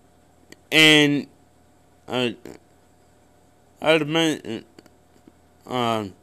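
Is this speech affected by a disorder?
Yes: cerebral palsy; congenital cerebral palsy, born with condition, wears glasses.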